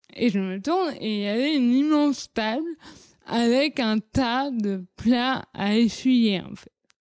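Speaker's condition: Cerebral palsy; childhood speech

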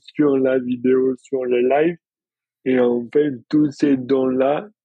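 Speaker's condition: Dystonia; rare neurological dystonia

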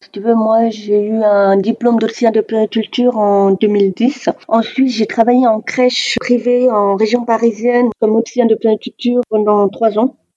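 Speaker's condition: Deafness, severe; oralist, uses some sign language

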